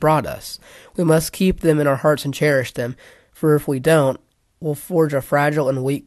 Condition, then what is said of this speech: None; typical speech.